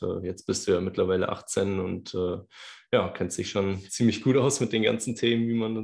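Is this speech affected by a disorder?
No.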